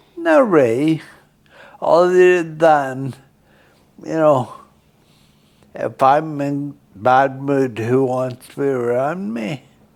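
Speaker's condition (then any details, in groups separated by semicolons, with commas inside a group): Friedreich's ataxia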